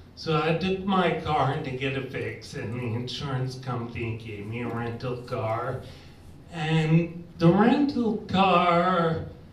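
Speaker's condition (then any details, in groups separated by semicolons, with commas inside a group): Ataxia; slow delivery, occasional slurring, frequent pauses to breathe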